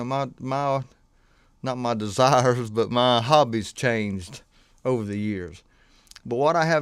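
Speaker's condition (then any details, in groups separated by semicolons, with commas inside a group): No condition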